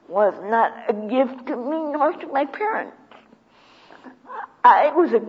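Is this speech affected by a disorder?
Yes: cerebral palsy.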